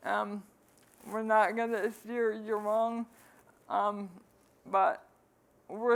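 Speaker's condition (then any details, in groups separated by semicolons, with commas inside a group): ALS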